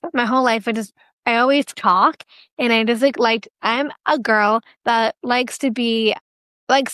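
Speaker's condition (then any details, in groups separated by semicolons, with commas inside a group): Down syndrome; duplicate of the 21st chromosome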